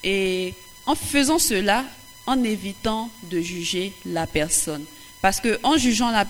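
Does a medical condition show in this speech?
No.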